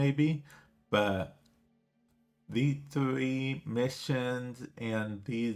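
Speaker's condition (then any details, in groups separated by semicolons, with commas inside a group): Cerebral palsy; affects speech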